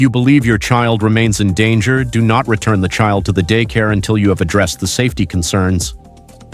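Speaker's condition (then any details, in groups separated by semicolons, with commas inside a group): No condition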